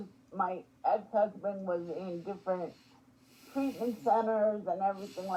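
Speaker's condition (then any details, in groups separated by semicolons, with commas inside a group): Spastic quadriplegic cerebral palsy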